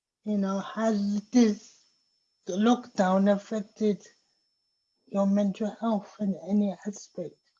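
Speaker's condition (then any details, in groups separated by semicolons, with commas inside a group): Cerebral palsy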